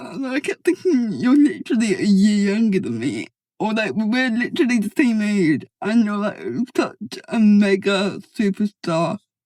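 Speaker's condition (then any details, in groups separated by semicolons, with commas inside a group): Cerebral palsy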